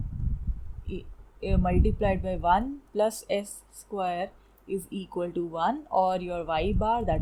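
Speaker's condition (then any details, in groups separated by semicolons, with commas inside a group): No condition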